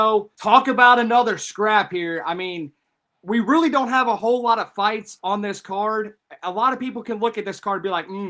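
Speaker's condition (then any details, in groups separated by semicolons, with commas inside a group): No condition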